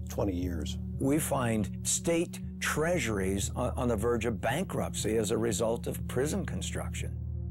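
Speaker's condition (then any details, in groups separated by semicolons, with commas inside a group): No condition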